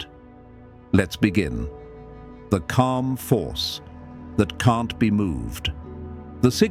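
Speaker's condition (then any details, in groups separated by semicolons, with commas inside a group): No condition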